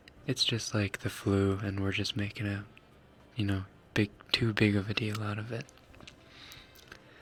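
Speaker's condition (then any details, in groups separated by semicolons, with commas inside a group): No condition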